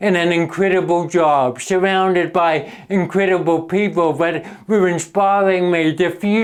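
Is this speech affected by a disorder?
Yes: cerebral palsy.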